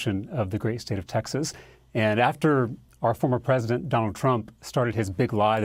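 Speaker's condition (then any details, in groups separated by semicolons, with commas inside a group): No condition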